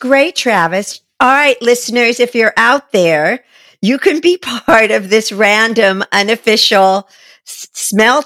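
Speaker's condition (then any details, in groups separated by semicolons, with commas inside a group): No condition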